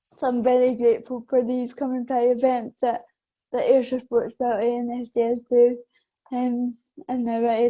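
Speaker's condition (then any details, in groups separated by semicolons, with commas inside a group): Cerebral palsy; affects balance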